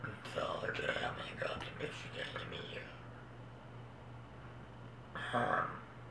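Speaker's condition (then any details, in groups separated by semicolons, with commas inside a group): Laryngectomy; neck breather, stoma, tongue cancer, throat rebuilt with intestine, radiation, neck scarring; cough clears mucus, losing remaining tongue would end voice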